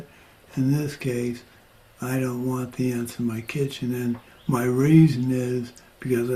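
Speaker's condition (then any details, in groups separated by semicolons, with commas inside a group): Parkinson's; progressing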